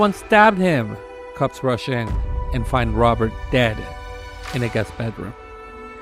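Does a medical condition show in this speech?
No.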